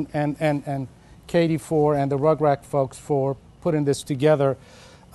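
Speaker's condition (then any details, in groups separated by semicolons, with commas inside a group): No condition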